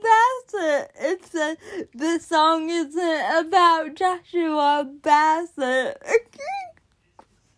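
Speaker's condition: Cerebral palsy; onset before birth

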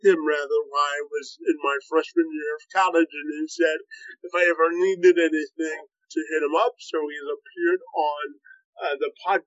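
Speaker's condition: Cerebral palsy; spastic quadriplegic, from birth, legs affected, cannot walk normally, affects muscle memory, movement and dexterity

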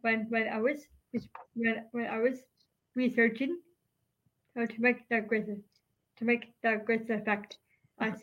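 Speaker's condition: Down syndrome; congenital

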